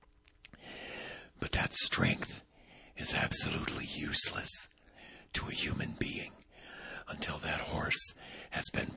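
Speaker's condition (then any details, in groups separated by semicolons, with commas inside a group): Vocal cord paralysis, unilateral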